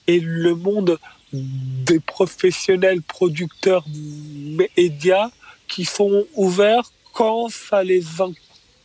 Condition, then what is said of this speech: Stuttering. Mais quand elle s'est rendue compte que j'arrivais pas à lui dire « salope », et ben là, elle m'a dit « oh, bah t'es juste bègue ».